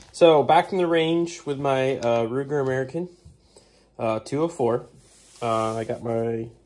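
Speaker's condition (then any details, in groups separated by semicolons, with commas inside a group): No condition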